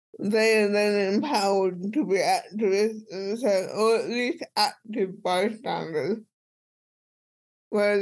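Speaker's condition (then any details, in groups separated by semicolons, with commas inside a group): Cerebral palsy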